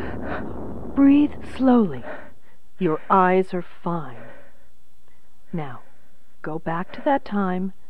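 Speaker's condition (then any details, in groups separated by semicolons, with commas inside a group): No condition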